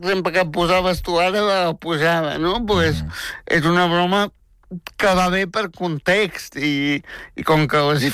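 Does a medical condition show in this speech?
Yes: spastic tetraplegic cerebral palsy; very talkative since age 3, worked hard to make people understand speech.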